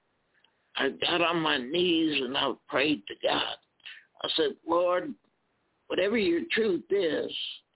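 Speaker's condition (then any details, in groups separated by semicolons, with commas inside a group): Spasmodic dysphonia; unsure whether voice is coming across all right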